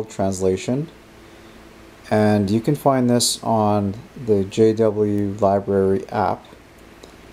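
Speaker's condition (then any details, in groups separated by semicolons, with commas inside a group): No condition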